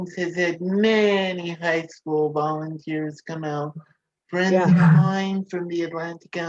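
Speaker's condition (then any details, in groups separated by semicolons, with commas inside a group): Cerebral palsy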